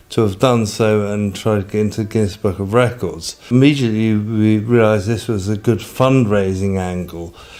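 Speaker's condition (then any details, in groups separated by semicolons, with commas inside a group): Motor neurone disease; affects mouth region; about three years since diagnosis, terminal; speech difficulties, swallowing and breathing extremely difficult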